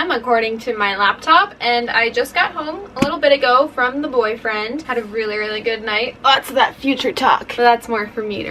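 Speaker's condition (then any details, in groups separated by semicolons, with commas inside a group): No condition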